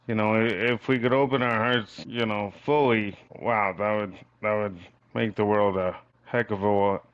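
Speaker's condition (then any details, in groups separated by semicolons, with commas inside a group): Cerebral palsy; from birth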